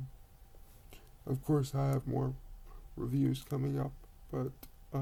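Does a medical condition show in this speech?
Yes: cerebral palsy; quadriplegic.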